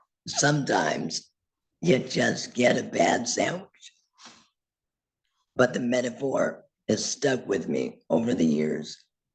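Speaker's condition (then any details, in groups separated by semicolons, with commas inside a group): Laryngectomy; total laryngectomy, voice prosthesis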